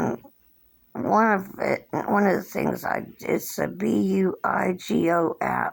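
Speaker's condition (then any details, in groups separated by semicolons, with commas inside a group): Cerebral palsy; since birth, hand tremors; age 57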